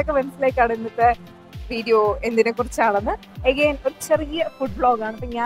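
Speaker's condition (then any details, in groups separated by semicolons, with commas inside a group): No condition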